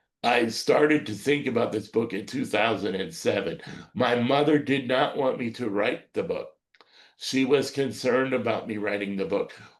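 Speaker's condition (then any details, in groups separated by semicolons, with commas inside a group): Cerebral palsy; quadriplegic, all four limbs affected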